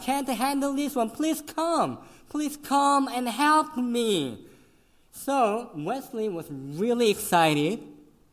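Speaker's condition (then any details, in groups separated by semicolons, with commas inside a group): Cleft lip and palate, severe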